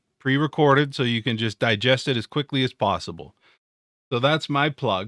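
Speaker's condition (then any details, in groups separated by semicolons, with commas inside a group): No condition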